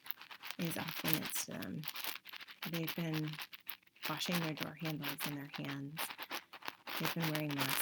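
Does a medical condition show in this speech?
No.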